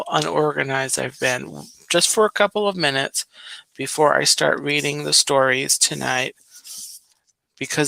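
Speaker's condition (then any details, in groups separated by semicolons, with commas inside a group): No condition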